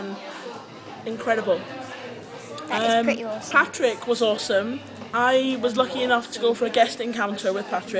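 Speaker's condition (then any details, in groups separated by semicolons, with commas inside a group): No condition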